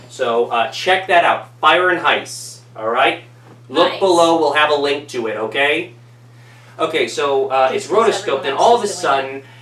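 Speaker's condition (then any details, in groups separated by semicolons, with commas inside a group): No condition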